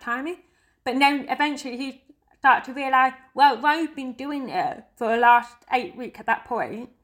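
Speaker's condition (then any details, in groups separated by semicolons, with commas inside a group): Deafness; not the music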